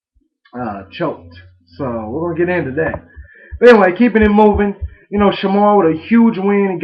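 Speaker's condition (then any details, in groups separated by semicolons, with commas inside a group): No condition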